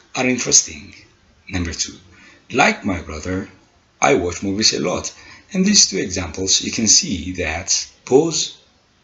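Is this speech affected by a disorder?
No.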